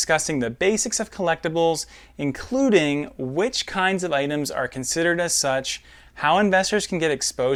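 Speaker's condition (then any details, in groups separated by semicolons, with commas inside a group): No condition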